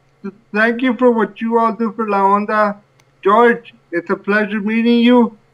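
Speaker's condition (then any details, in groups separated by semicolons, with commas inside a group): Cerebral palsy; from birth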